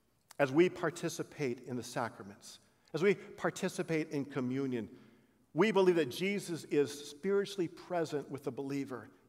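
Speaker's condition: No condition

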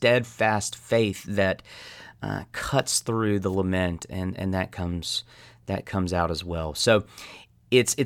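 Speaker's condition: No condition

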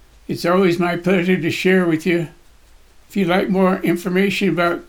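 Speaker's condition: Parkinson's disease; voice shakes, body shakes

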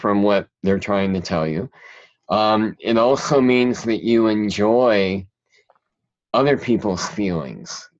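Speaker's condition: Cleft palate; present since childhood

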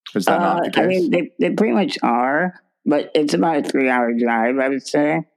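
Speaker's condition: Spinal muscular atrophy; progressive muscle weakness

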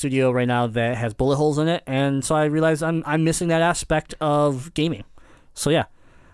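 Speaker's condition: Cleft palate; kept home from school while healing

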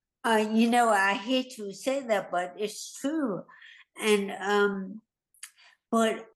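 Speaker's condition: Hemorrhagic stroke; now types only with left hand

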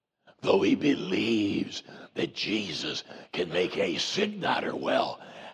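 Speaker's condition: Voice box removal needed; vocal cord cancer

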